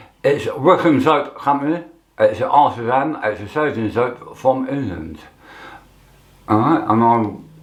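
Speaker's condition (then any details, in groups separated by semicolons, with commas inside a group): Tongue cancer; half tongue removed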